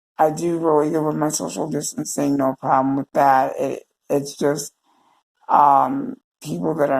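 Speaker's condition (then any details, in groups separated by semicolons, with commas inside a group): Cerebral palsy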